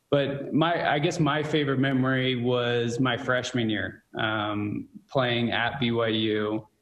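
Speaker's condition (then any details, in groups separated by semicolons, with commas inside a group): No condition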